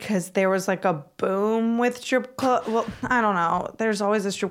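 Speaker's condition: No condition

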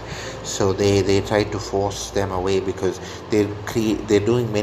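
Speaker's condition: No condition

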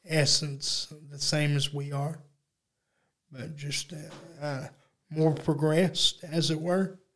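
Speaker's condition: Cerebral palsy; uses electric wheelchair

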